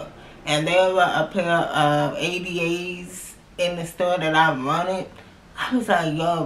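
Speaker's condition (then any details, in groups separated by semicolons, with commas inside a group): Cerebral palsy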